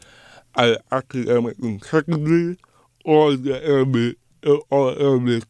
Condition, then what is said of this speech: Cerebral palsy. He lives with cerebral palsy and dystonia, which can make speech and note-taking difficult.